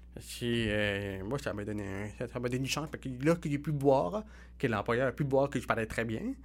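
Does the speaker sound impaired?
Yes: profound deafness; congenital profound deafness, hearing aids from early childhood, early delay, cochlear implant very late at age 11; uses cochlear implant, lip reads to confirm messages, prefers FaceTime over phone, struggles in group conversation; articulation may differ from hearing speakers.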